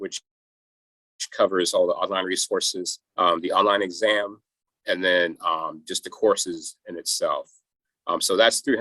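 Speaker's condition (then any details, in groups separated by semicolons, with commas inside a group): No condition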